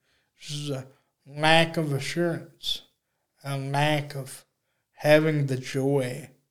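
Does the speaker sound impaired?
Yes: cerebral palsy; unable to walk, uses electric wheelchair.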